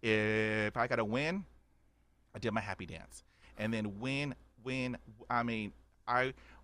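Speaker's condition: Stuttering; stutter since about age 5 after shock and trauma, mute one year, 20 years speech therapy; age 51, over 40 years stuttering, still stutters, school speech therapy in Corpus Christi, Texas; stutter persists, blocks and repetitions since childhood, fluent when whispering, using accents or acting; repeated words, prolonged sounds

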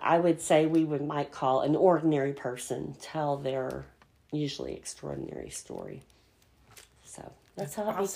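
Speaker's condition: Cleft palate; congenital, palate surgery at 9 months, Arkansas plastic surgeon, frequent ear infections, multiple ear tube surgeries; soft palate strengthening exercises from speech pathologist mother, no bony palate, speech learned differently

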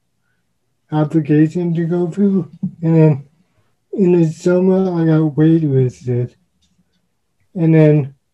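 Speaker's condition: Cerebral palsy; uses wheelchair

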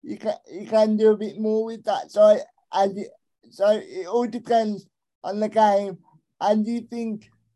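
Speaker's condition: Cerebral palsy; stutters a lot

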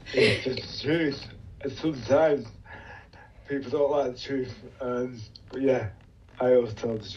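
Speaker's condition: Motor neuron disease; followed by MND

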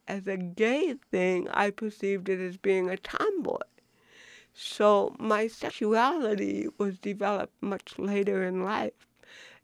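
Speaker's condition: Cerebral palsy; spinal cord surgery C1 to C7, relearned walking, titanium neck, hearing impaired, affects movement and walking; affects way of talking, intentionally speaks as well as possible, grammatically correct

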